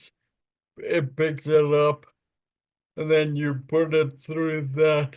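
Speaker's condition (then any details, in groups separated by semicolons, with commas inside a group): Friedreich's ataxia; spasticity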